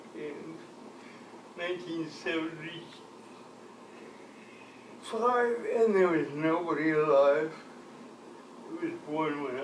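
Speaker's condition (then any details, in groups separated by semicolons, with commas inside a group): Cerebral palsy; from birth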